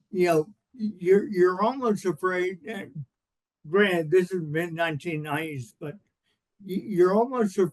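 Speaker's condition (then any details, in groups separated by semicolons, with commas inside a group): Cerebral palsy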